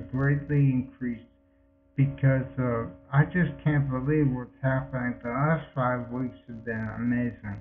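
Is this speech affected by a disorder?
Yes: multiple sclerosis.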